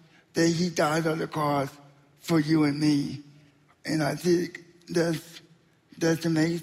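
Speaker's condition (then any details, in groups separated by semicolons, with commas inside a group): Spastic quadriplegic cerebral palsy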